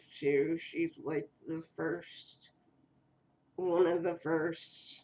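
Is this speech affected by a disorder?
Yes: cerebral palsy.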